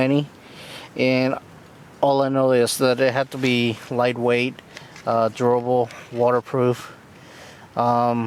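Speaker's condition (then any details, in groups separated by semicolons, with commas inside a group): No condition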